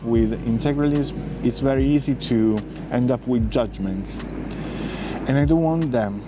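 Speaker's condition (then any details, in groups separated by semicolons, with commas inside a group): No condition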